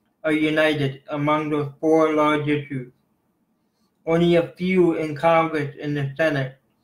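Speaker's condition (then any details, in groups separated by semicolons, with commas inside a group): Cerebral palsy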